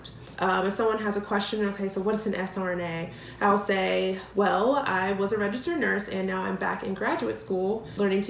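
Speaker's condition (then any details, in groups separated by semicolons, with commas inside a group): No condition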